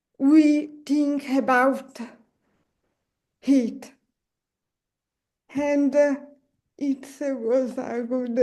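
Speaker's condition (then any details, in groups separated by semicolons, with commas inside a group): Cerebral palsy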